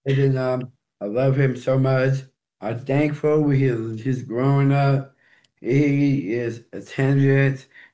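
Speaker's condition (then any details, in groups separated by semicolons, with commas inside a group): Down syndrome; congenital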